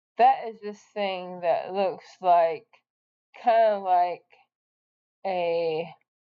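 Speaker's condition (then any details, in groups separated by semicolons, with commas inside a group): ALS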